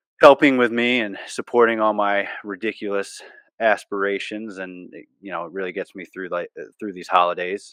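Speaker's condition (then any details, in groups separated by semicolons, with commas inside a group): No condition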